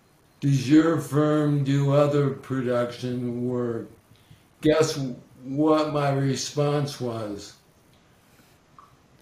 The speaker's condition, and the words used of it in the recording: ALS (motor neuron disease). We can we can hear you loud and clear.